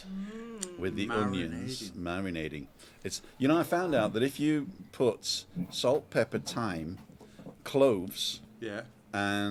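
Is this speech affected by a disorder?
No.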